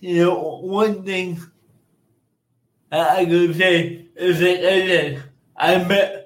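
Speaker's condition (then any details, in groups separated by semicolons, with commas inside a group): Cerebral palsy; occupational therapy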